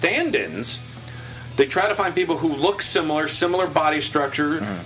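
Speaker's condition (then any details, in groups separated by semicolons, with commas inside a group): No condition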